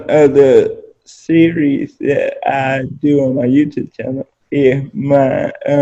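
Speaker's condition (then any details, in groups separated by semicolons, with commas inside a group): Spastic quadriplegic cerebral palsy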